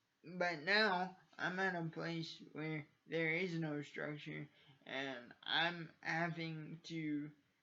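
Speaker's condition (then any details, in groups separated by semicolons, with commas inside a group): Cerebral palsy; from birth, uses wheelchair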